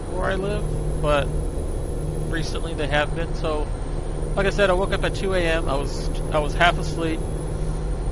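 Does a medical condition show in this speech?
No.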